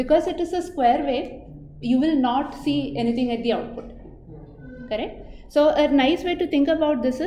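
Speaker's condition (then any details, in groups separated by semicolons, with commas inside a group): No condition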